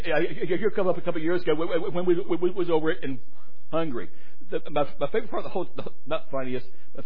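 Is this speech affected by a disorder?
Yes: stuttering; struggled with it for a while, adults at gadsdale said stutter barred preaching; tired tonight, feels an hour later, stutters more; stutters more when tired; here repeated sounds, repeated words.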